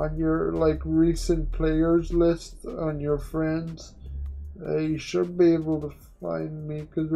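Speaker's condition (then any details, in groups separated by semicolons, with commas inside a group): Quadriplegic cerebral palsy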